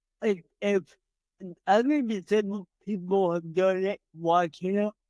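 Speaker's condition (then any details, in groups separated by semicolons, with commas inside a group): Cerebral palsy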